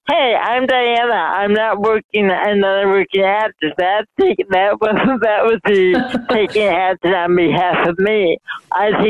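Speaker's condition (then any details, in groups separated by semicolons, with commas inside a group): Mild cerebral palsy; speech affected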